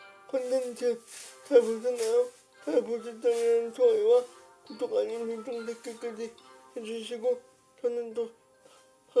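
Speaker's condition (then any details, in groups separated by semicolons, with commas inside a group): Brain lesion disability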